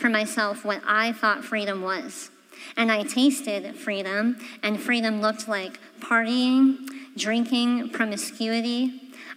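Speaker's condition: Cleft palate; congenital

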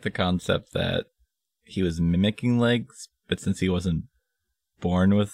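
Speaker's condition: No condition

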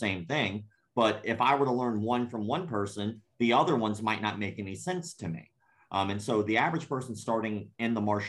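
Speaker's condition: Cleft palate; congenital cleft palate

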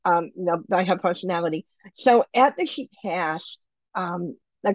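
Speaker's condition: Bilateral cleft lip and palate; surgeries needed to function normally with eating, speaking, drinking

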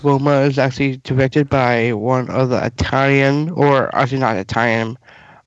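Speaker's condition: Down syndrome

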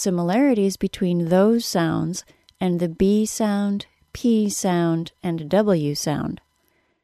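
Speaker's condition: No condition

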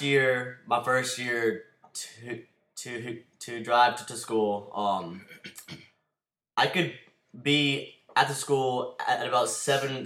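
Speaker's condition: Stutter; repeated sounds, prolonged sounds

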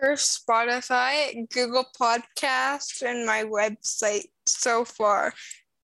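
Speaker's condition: Cerebral palsy; congenital spastic cerebral palsy

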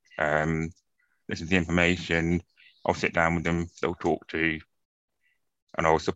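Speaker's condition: Profound deafness, acquired from meningitis; profound deafness from meningitis at age 1.5, hearing aids in childhood, later cochlear implant with rehabilitation

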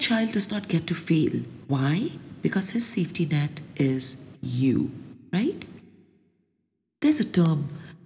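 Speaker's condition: No condition

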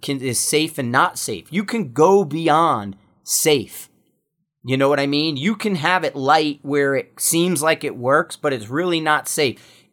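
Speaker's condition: No condition

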